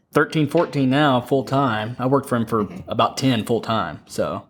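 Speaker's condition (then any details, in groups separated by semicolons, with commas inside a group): No condition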